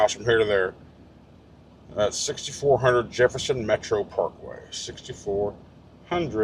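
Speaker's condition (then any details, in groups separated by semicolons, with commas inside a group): No condition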